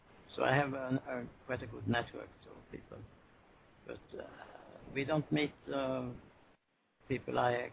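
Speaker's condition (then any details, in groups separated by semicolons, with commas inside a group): Parkinson's disease; Parkinson's 21 years, levodopa, anti-reaction medicine from year 15 halved intake, Lars-Erik Unestål mental training; about 1,100 mg daily, self-adjusted, down ~10% over 6 years, tremor early in interview, breathing calms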